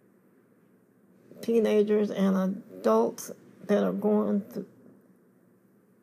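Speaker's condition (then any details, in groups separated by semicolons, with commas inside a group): Cerebral palsy; osteoporosis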